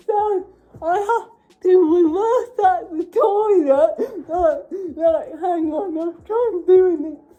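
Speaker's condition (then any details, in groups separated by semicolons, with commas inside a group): Cerebral palsy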